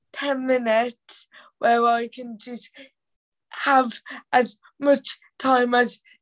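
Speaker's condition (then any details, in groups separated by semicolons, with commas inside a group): Cerebral palsy; teenager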